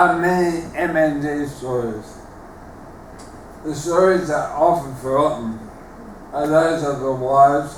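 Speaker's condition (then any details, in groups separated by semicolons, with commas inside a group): Motor neuron disease; terminal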